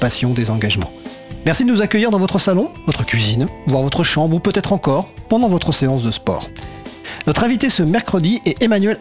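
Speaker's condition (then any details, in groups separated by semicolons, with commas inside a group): No condition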